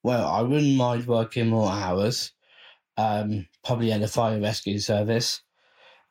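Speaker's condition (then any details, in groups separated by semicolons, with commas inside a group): Down syndrome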